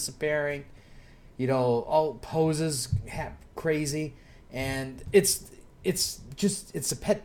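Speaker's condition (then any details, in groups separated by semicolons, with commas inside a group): No condition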